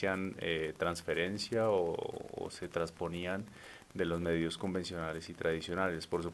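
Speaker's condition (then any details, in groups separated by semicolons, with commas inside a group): No condition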